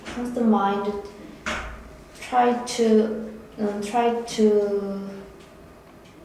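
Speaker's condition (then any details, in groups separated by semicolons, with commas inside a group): No condition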